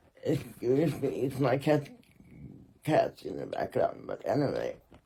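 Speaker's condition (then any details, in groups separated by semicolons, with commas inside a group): Muscular Parkinson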